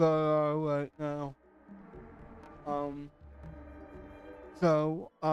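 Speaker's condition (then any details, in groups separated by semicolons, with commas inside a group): Cerebral palsy; affects voice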